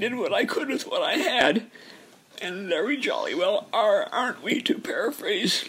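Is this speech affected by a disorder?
Yes: dysphonia; dysphonia from voice misuse over half a century, genetics, aging; steroids taken to finish last 30 songs of 20th century project; lost voice, voice about 60% of former on last 30 songs, singing poor.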